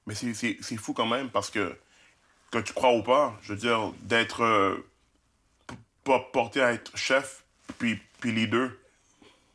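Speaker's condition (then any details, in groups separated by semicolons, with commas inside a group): Stuttering; stuttering since childhood, teased in primary and secondary school; stutters on greetings and own name, swaps in easier words, fluent and fast when rapping since age 15; repeated sounds, repeated words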